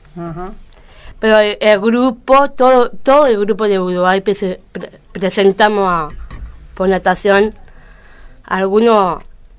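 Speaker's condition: Down syndrome; adult aged 32

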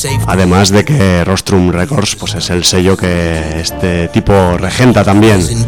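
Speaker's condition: No condition

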